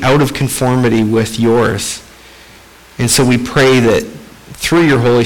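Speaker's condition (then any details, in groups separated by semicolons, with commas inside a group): No condition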